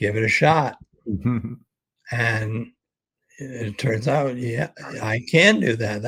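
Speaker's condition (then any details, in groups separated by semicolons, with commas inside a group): ALS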